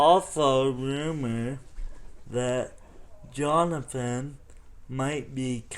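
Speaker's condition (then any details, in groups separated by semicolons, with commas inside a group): Cerebral palsy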